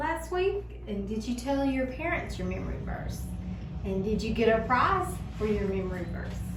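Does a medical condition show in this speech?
No.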